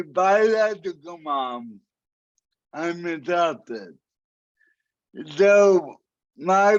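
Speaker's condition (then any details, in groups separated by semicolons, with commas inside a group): Cerebral palsy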